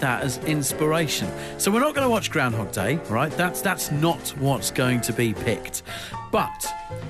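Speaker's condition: No condition

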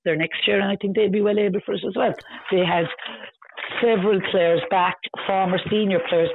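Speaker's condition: No condition

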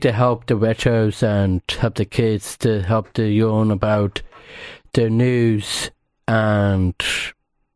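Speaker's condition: Down syndrome; congenital

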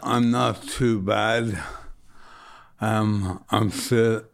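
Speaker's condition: Motor neuron disease; bulbar motor neuron disease, affecting throat and neck, about a year since onset, may later affect hands and legs; losing voice, ragged voice, sometimes hard to understand, speaking takes effort, hears own voice differently, swallowing affected

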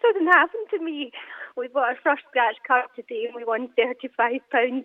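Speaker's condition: No condition

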